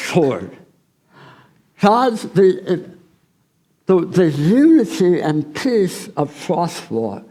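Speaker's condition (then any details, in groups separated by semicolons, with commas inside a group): Tongue cancer surgery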